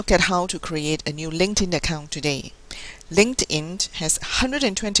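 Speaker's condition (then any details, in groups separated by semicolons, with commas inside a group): No condition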